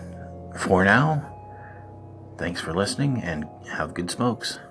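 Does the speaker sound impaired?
No.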